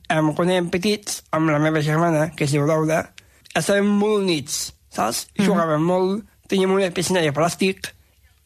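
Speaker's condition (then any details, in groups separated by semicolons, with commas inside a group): Down syndrome; extra chromosome; very talkative, asks not to be corrected on how he says things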